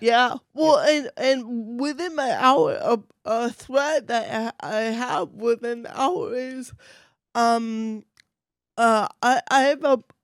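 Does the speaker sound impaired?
Yes: cerebral palsy, mild; voice affected.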